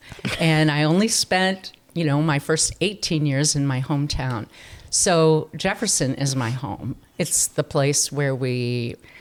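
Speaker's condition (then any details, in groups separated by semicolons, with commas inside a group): No condition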